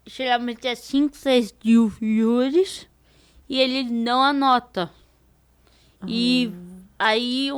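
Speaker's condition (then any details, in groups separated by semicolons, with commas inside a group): Cerebral palsy; diparetic form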